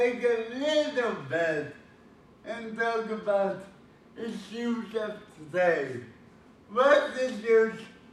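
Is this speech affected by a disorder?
Yes: cerebral palsy.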